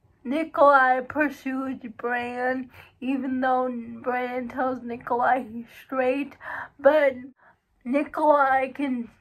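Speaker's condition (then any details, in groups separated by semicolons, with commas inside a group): Cerebral palsy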